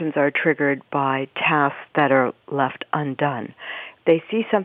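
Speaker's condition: No condition

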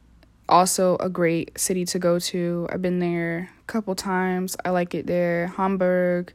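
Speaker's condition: No condition

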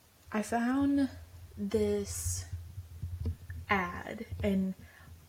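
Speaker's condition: Stuttering; stuttering since childhood, bullied for it when younger; in 20s; stutters every day, stuttered more than normal in staff meeting, phone calls still hard; prolonged sounds

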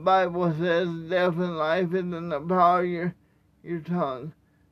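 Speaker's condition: Cerebral palsy; wheelchair user

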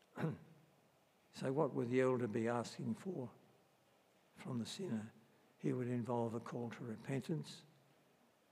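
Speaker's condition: Parkinson's disease; voice may crack

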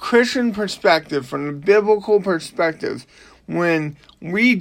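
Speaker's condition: Cerebral palsy; cerebral palsy since birth, affects arms and hands, multiple orthopedic leg surgeries by age seven

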